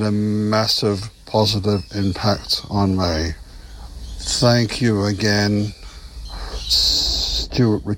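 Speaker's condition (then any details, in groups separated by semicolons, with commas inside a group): Stutter; lifelong stutter; recently attended Maguire programme course in Melbourne, now joining Toastmasters; communication challenging, fear of stuttering, regained confidence in own voice; prolonged sounds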